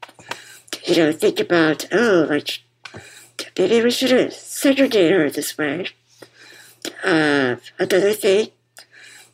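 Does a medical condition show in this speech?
Yes: muscular dystrophy; congenital muscular dystrophy, diagnosed as toddler, relies on others for most daily living activities; wears BiPAP machine to help breathing; BiPAP machine audible while talking.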